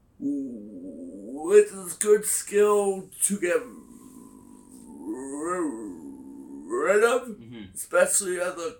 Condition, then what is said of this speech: Stuttering. But with you, when you're stuttering, it's expected because people are trying to like take in what you're saying.